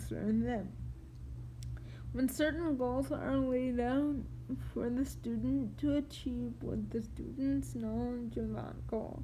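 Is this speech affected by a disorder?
Yes: triplegic cerebral palsy.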